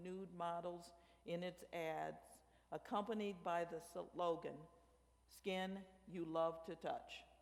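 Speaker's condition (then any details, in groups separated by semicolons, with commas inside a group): No condition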